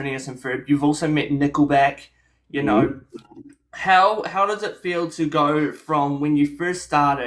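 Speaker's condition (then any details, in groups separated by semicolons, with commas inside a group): No condition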